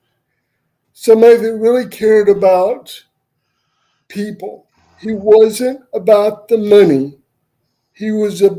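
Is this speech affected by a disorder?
Yes: cerebral palsy; wheelchair user.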